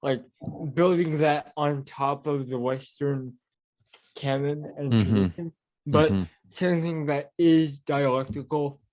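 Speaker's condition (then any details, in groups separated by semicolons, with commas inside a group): Cerebral palsy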